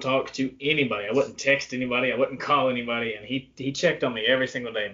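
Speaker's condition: No condition

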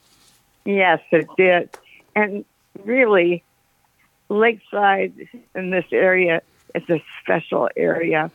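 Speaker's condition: Parkinson's; recent onset

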